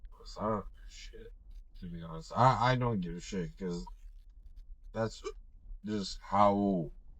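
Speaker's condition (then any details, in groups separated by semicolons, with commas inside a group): No condition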